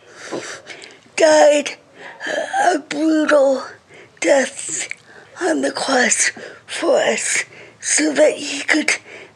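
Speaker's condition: Cerebral palsy; speech affected, reading very slow

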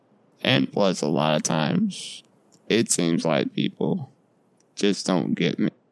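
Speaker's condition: Duchenne muscular dystrophy; lifelong

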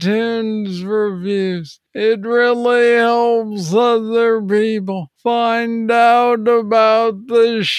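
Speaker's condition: Parkinson's disease, young onset

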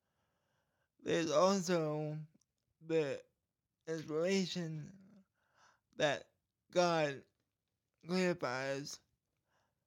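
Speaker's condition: Cerebral palsy; voice goes in and out, some parts edited out and retried

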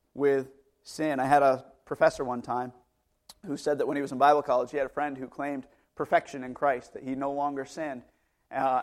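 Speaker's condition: No condition

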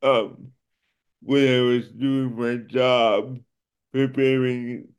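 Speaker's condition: Cerebral palsy; affects speech and motor skills

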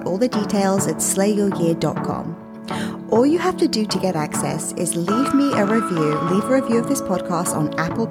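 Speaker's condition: No condition

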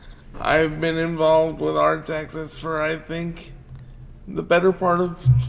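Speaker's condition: Cerebral palsy; wheelchair user

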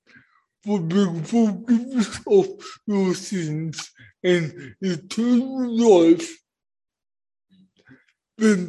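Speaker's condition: Cerebral palsy; born not breathing

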